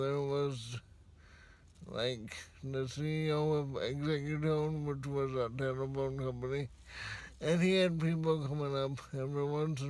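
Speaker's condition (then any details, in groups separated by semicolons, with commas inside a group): Cerebral palsy, spastic, severe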